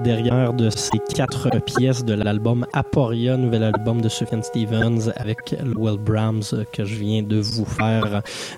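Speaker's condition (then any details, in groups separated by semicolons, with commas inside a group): No condition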